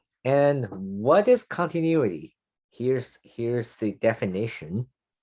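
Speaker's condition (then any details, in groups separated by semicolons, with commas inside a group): No condition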